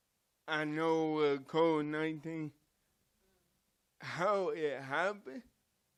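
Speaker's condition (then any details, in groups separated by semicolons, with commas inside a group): Cerebral palsy; from birth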